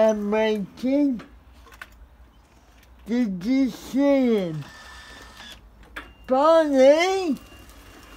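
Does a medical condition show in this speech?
Yes: cerebral palsy; spastic.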